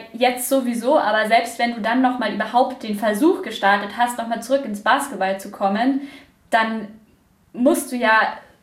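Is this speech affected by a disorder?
No.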